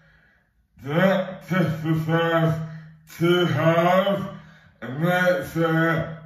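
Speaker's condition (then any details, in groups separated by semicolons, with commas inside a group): Dystonia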